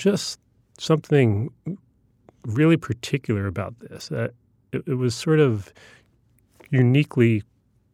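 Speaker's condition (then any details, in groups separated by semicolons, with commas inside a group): Stutter; neurological disorder; loses eye contact while stuttering; repeated sounds, blocks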